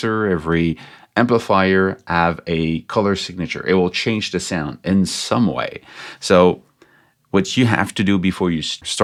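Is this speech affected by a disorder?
No.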